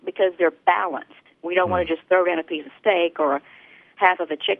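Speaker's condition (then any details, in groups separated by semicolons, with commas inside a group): No condition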